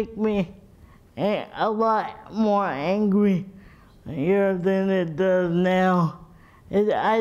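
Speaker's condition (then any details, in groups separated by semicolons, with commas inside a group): Cerebral palsy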